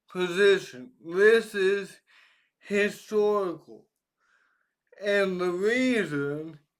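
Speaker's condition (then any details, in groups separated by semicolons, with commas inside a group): Cerebral palsy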